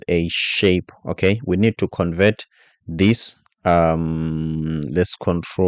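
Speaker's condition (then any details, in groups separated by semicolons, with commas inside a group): No condition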